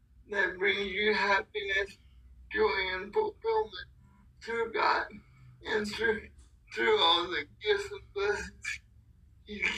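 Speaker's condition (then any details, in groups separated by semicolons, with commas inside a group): Cerebral palsy; physically challenged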